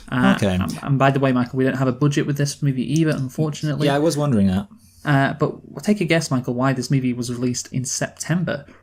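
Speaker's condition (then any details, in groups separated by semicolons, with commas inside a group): No condition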